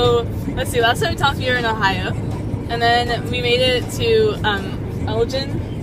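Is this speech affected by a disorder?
No.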